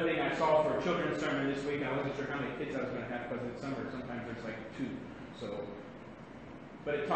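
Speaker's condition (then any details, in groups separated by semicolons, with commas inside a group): No condition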